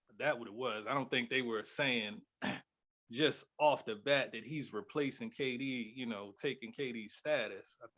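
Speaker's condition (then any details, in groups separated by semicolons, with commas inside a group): No condition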